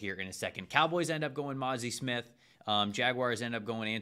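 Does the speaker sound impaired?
No.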